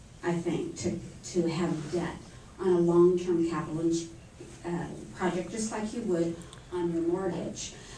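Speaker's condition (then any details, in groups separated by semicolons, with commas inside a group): No condition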